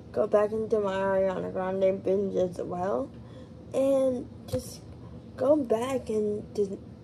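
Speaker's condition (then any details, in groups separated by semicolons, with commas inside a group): Cerebral palsy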